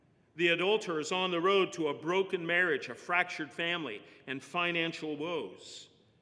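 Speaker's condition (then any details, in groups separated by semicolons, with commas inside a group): No condition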